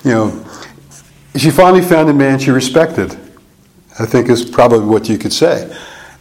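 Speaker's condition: No condition

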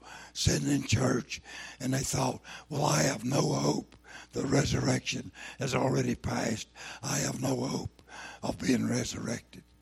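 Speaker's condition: Throat cancer, lost vocal cord

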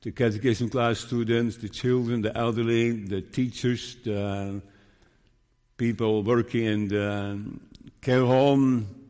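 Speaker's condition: Parkinson's disease; still preaching

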